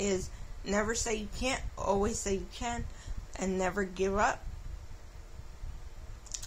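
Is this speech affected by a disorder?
Yes: cerebral palsy.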